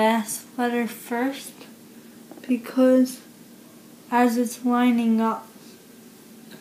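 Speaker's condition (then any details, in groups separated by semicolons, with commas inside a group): Cerebral palsy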